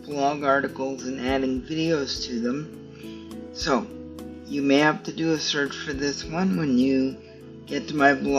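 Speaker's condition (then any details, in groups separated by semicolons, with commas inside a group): Cerebral palsy; stiff muscles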